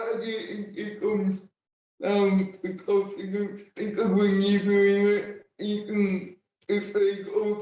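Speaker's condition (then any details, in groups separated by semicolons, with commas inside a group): Cerebral palsy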